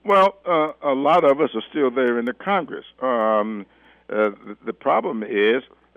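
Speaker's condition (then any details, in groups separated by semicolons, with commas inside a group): No condition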